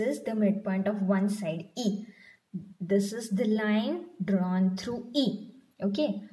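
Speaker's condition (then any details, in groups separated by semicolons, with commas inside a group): No condition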